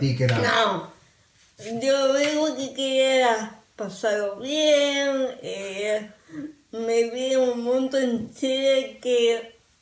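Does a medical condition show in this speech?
Yes: cerebral palsy; from birth, diagnosed at eight months by specialist doctor Pastor, affects muscles and walking; speech affected, improves with exercise and speech therapy but never normal, sounds drunk, talks a lot.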